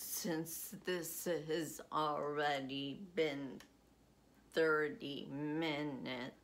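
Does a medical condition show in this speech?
Yes: essential tremor.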